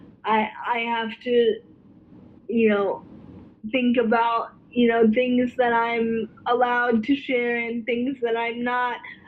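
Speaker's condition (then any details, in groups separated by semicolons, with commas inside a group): Cerebral palsy; spastic quadriplegia, all four limbs, oxygen loss at birth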